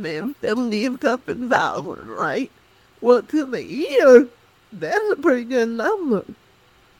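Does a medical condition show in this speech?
Yes: cerebral palsy; speech affected, employers reluctant to hire because of speech.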